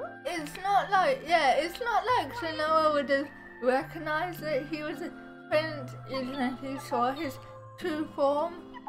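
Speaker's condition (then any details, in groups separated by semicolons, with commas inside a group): Cerebral palsy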